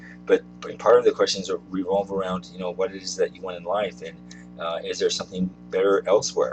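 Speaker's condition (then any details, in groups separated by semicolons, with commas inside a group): No condition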